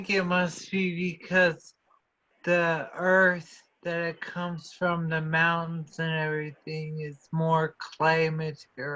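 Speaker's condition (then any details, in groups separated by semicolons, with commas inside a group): Multiple sclerosis; primary progressive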